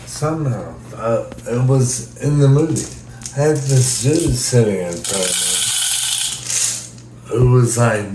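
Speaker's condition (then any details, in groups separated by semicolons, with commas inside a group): Brain injury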